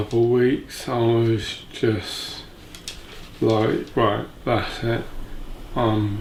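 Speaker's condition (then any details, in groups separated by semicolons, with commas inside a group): Neuromuscular disease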